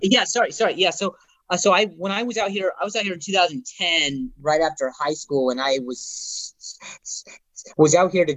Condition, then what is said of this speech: Stuttering. I used to be so frustrated with, you know, people wondering why I am stuttering or why I'm not.